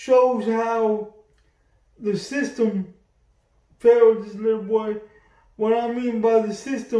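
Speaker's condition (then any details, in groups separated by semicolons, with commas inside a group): Cerebral palsy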